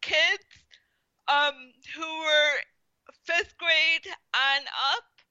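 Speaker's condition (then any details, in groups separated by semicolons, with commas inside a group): Spastic quadriplegic cerebral palsy; power wheelchair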